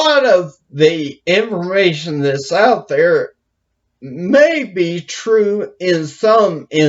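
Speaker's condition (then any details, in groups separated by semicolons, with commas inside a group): Brain injury; speech affected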